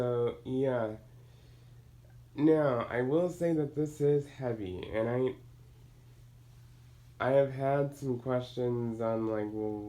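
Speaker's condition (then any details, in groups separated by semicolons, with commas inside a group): Cerebral palsy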